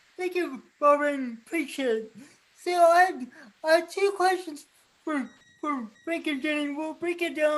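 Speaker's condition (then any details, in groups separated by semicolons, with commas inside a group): Cerebral palsy; from birth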